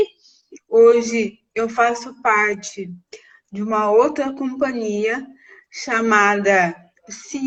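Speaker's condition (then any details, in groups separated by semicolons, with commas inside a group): Cerebral palsy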